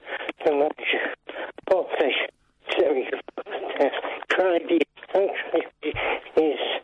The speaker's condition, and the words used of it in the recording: Parkinson's disease. Honestly, I'm not getting any of this.